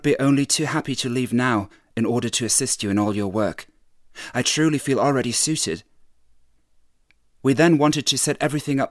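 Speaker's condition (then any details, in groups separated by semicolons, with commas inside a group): No condition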